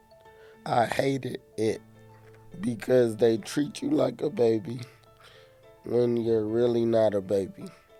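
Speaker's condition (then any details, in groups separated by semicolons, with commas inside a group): Cerebral palsy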